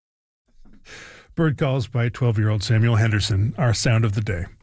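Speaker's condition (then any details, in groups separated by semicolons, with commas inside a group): No condition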